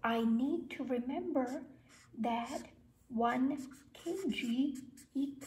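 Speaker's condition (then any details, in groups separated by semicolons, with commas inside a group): No condition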